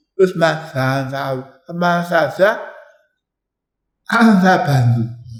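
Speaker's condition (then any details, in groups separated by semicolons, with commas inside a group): Tongue cancer; biopsy-confirmed, ECCT treatment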